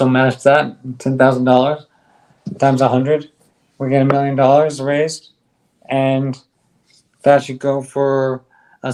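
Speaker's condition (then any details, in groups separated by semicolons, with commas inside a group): ALS; on drug, stronger bite, speaks better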